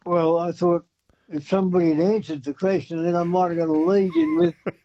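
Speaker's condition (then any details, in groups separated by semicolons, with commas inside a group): Parkinson's; hand tremor shaking phone, switched phone to other hand; call audio cutting in and out from tremor shaking phone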